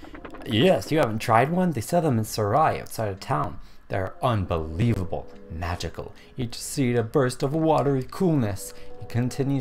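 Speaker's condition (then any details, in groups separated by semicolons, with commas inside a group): No condition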